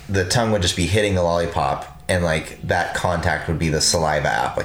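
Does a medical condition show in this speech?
No.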